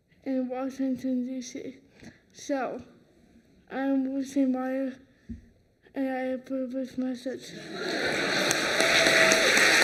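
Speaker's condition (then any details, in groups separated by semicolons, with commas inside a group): Cerebral palsy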